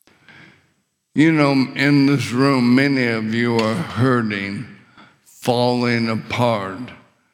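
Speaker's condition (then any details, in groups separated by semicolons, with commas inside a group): ALS; struggles with swallowing, choked seriously on saliva, windpipe tightened, couldn't breathe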